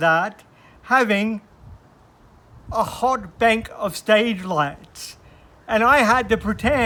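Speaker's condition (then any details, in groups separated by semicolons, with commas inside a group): Cerebral palsy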